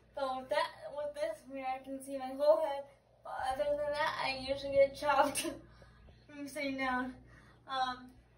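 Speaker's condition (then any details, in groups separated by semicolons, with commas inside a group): Cerebral palsy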